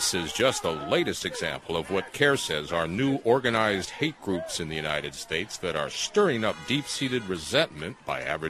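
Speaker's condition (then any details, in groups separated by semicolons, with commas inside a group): No condition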